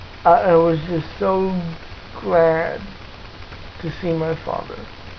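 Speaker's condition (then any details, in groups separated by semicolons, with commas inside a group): Cerebral palsy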